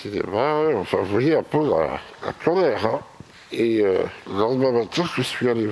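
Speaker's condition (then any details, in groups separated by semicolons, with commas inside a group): Myopathy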